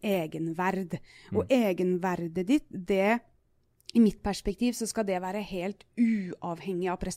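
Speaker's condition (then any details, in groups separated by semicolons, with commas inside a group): No condition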